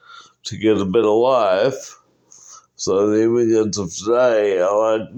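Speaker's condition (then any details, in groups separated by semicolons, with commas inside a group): Cerebral palsy; uses wheelchair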